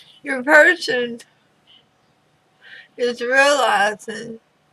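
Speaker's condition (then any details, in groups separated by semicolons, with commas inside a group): Throat cancer radiation damage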